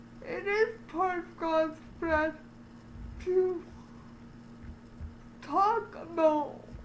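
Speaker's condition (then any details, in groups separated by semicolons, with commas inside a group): Cerebral palsy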